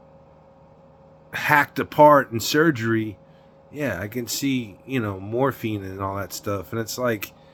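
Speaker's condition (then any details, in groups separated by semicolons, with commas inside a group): No condition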